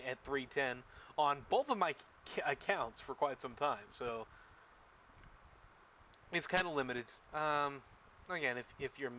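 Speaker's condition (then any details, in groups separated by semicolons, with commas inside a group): No condition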